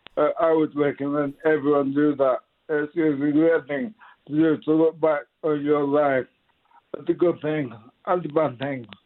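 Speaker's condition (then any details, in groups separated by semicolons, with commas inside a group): Motor neuron disease; diagnosed about 3 years ago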